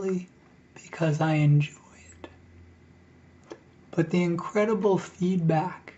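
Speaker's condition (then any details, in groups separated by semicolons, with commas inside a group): ALS; struggles to breathe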